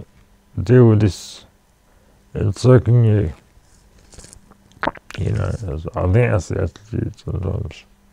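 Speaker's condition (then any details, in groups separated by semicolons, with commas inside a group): Cerebral palsy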